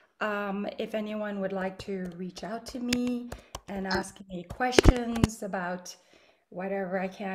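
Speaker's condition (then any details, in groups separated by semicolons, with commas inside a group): No condition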